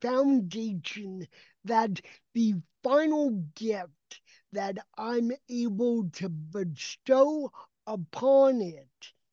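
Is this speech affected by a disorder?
Yes: cerebral palsy; developmental disability.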